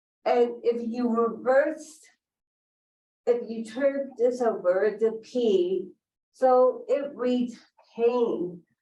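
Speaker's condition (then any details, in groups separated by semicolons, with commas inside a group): Cerebral palsy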